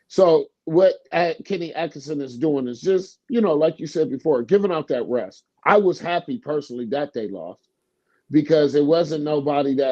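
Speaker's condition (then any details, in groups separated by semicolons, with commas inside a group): No condition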